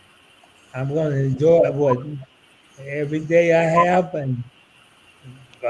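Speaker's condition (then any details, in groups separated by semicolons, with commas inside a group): ALS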